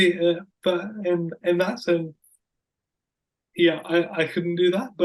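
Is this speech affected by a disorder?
Yes: cerebral palsy.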